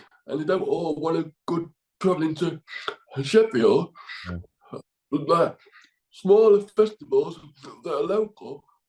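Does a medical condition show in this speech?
Yes: cerebral palsy.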